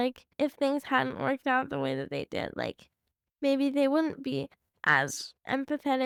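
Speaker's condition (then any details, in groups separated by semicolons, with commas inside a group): Cerebral palsy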